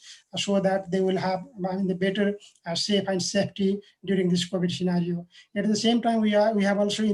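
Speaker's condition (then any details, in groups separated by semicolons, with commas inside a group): No condition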